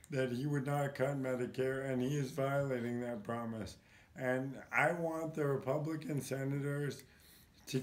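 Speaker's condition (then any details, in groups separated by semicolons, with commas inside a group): ALS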